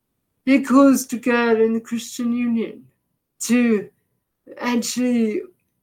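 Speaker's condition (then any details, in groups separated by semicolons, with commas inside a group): Deafness, severe; progressive, brain misinterprets sounds and speech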